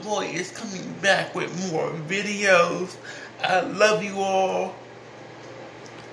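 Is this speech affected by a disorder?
Yes: cerebral palsy; speech is not the best.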